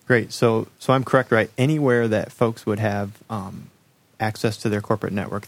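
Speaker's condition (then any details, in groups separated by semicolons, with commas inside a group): No condition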